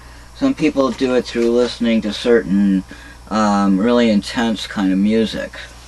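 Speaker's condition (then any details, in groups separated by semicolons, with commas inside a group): No condition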